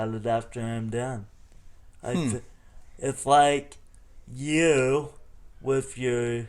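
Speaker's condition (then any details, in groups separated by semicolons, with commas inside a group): Cerebral palsy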